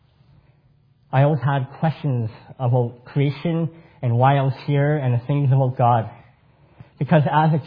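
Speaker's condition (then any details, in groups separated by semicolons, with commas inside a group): Cleft palate; congenital cleft palate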